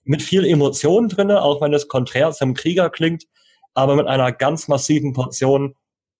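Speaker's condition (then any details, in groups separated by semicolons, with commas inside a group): Cleft lip and palate; jaw and palate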